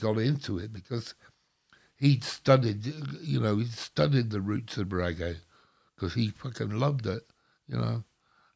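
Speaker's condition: Stroke, mini stroke; slurring words a lot

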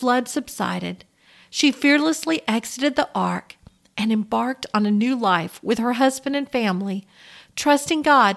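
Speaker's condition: No condition

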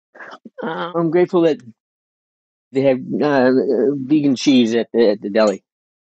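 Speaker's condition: Young-onset Parkinson's disease; about three decades since diagnosis

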